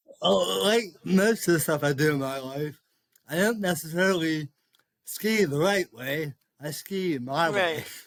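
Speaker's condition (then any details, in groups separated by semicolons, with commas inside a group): Cerebral palsy; all four limbs, mainly upper body, coordination affected, implanted pump; childhood physical therapy, pump battery replaced periodically; speech affected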